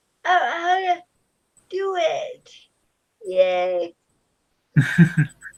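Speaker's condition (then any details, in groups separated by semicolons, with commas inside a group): Cerebral palsy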